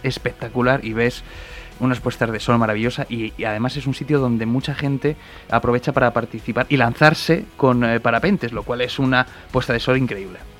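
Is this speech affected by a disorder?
No.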